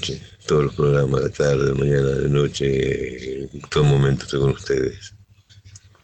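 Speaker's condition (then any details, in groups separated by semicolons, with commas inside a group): Parkinson's disease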